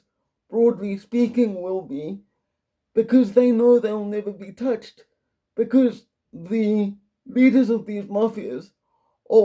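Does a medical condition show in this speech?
Yes: quadriplegic cerebral palsy, severe.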